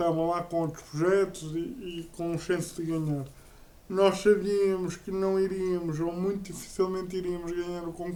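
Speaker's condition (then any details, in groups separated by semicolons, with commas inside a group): Cerebral palsy; uses a wheelchair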